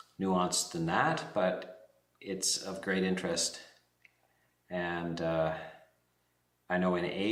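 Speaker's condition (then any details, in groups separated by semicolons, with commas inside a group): No condition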